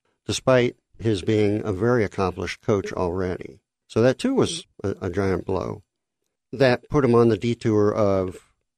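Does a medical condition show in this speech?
Yes: cleft lip and palate.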